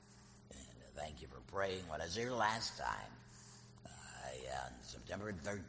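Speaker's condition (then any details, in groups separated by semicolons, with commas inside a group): Laryngectomy; voice prosthesis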